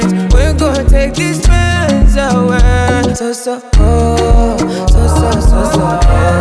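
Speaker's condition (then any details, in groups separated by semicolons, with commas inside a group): No condition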